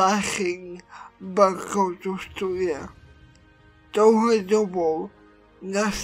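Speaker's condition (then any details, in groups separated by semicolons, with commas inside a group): Cerebral palsy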